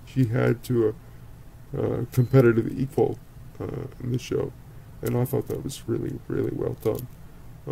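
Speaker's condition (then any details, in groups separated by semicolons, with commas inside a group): Cerebral palsy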